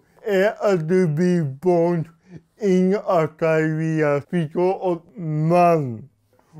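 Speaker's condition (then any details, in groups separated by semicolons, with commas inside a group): Cerebral palsy; lack of oxygen at birth; speech sometimes unclear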